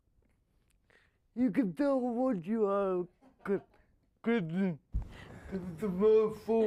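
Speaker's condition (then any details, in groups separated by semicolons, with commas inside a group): Spastic quadriplegia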